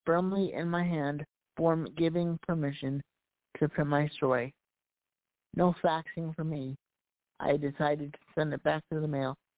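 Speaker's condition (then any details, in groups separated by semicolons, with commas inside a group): Cerebral palsy; past challenges speaking up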